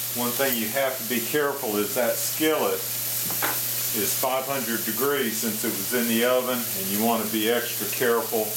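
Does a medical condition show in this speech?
No.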